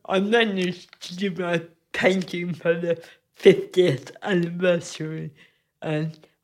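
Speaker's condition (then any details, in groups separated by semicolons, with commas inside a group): Cerebral palsy; physically affects creating art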